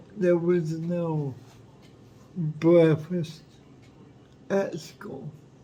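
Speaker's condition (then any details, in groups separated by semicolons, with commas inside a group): Cerebral palsy; affects whole body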